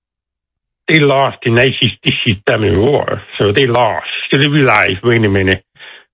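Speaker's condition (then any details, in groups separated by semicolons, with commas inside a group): Deafness; deaf accent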